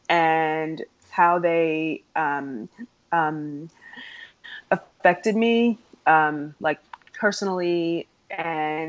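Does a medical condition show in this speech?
Yes: stuttering; stuttering since around age 3, past speech therapy, largely stopped talking for about 5 years; still stutters, including when saying own name; formerly hid stuttering by switching words, deep breaths, fillers like ums and ahs, avoided talking; here prolonged sounds.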